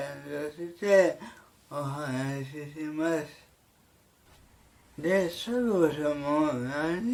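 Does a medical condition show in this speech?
Yes: cerebral palsy; severe, uses a wheelchair.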